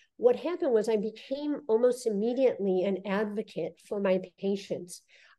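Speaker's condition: Cleft lip and palate; congenital

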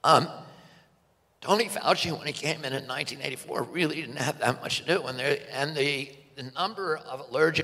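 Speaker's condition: Spasmodic dystonia; onset age 42

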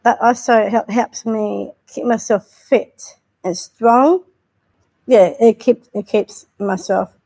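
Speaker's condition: Down syndrome; intellectual disability

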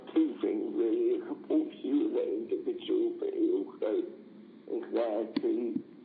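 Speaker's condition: Cerebral palsy; neurological condition, does not drive, needs support worker

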